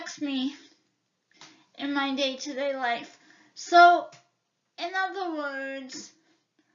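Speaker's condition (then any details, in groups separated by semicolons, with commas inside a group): Cerebral palsy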